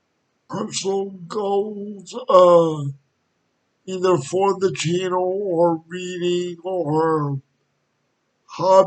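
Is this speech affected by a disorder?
Yes: cerebral palsy.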